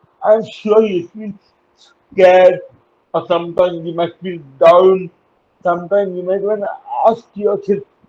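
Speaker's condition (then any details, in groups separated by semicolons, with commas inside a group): Cerebral palsy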